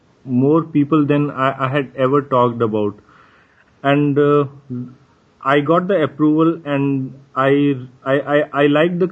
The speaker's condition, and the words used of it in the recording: Stuttering. Actually, now also, sometimes I stutter a lot.